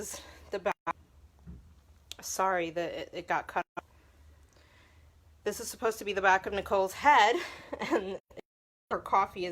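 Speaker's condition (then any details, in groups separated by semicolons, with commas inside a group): No condition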